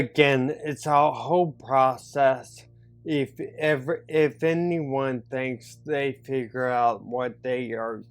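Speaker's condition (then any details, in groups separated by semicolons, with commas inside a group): Neurological disability (takes dalfampridine)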